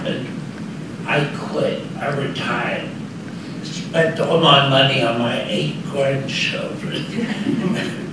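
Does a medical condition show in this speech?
Yes: essential tremor; onset as hand trembling, deep brain stimulation implant; severe, after deep brain stimulation operation.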